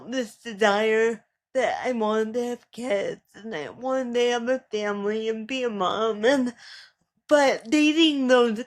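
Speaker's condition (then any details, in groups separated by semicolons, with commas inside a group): Cerebral palsy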